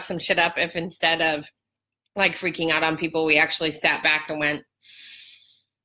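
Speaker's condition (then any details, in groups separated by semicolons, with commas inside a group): No condition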